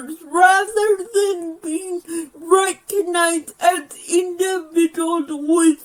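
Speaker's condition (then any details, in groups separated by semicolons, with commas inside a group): Physical speech impairment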